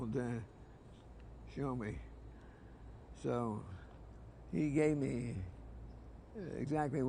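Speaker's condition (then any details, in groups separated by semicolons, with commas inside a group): Parkinson's disease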